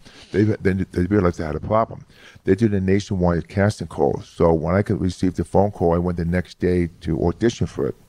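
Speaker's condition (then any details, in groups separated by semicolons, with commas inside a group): Hearing loss; severe childhood speech impediment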